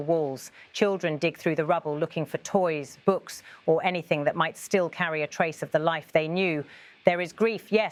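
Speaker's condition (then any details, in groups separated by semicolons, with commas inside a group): No condition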